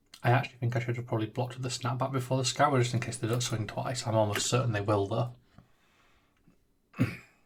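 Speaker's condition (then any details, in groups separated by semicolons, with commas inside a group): No condition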